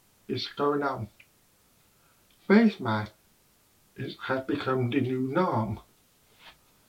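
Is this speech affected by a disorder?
Yes: deafness; understanding relies on guesswork from context and visual clues; face masks hide mouths, cutting off visual clues for understanding.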